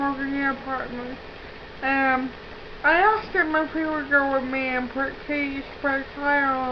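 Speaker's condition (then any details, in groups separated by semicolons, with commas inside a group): Cerebral palsy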